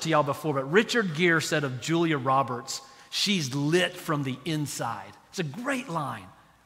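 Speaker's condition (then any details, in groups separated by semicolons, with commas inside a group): No condition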